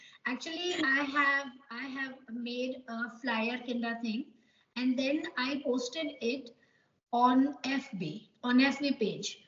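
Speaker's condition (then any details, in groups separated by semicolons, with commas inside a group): No condition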